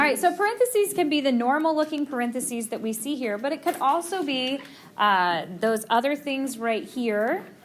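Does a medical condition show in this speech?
No.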